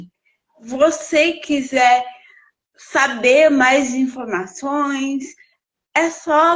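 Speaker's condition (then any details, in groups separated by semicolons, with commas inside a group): Cerebral palsy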